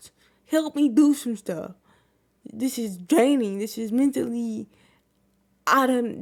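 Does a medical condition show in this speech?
Yes: cerebral palsy; wheelchair user.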